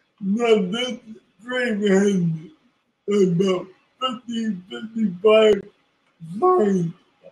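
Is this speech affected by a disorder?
Yes: cerebral palsy.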